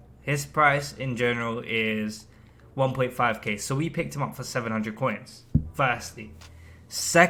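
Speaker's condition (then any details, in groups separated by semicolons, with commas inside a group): No condition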